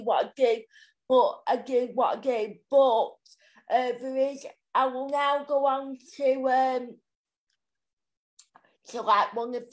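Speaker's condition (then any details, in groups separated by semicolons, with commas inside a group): Cerebral palsy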